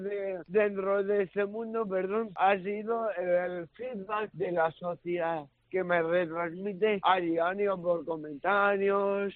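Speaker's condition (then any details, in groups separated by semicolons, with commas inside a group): Cerebral palsy; no intellectual disability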